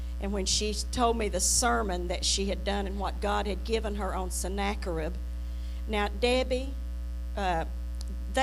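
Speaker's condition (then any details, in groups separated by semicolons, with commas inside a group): No condition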